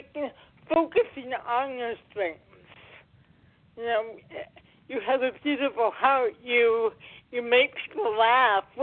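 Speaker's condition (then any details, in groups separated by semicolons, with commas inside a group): Cerebral palsy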